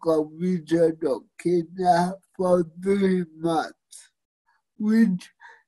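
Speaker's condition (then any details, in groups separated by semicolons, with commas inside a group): Cerebral palsy; fine motor skill challenges, typed assignments and projects up to degree via digital advisory and learning center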